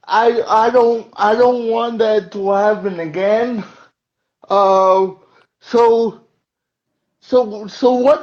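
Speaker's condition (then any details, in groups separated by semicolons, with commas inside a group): Cerebral palsy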